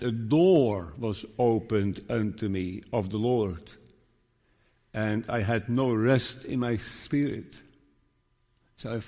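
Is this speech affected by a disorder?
Yes: Parkinson's disease; diagnosed 5 years ago, very slow progression per neurologist; sometimes stutters and blurs words, still preaching.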